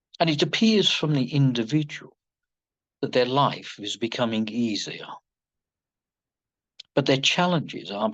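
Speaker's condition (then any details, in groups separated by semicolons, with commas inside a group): No condition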